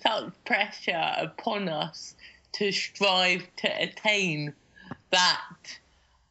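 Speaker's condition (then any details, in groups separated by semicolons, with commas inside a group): Cerebral palsy; cerebral palsy since childhood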